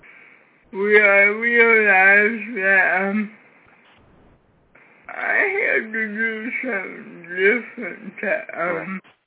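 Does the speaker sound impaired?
Yes: cerebral palsy; severe cerebral palsy from birth, cannot use hands, needs help with feeding, toileting and showering; cannot talk well since childhood.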